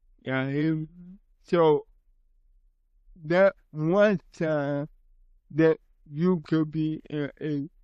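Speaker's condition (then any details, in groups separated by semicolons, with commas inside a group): Cerebral palsy; from birth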